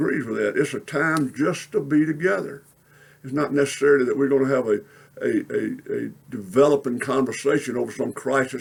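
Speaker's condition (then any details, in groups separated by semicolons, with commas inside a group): No condition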